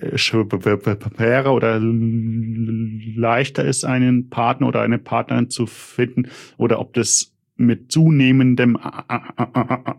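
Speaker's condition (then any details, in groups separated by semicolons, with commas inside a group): Stuttering; developmental, lifelong, possibly inherited, father stuttered, brother fluent, logopedic speech therapy, constant since second grade; block audible at start of episode; prolonged sounds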